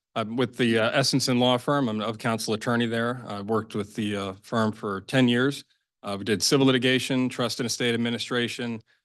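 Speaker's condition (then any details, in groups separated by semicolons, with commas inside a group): No condition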